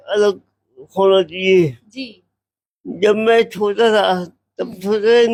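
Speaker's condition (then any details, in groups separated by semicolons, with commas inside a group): Cerebral palsy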